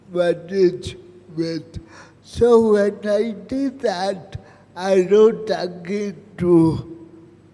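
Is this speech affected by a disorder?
Yes: cerebral palsy; present from birth.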